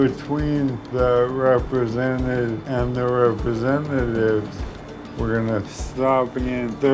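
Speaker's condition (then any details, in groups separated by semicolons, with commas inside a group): ALS; rapidly progressing whole-body paralysis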